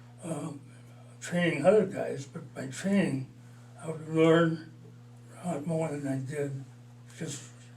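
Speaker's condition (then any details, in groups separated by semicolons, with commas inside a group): Parkinson's disease, mild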